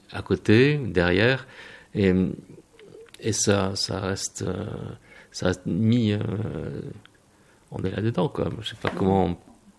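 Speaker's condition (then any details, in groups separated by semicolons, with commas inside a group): Aphasia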